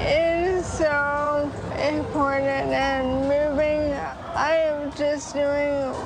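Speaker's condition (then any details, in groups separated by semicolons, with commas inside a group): ALS; 12 years since diagnosis, rides recumbent trike for marathons in all 50 states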